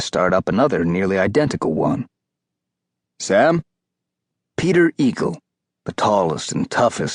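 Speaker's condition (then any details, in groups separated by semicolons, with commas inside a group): No condition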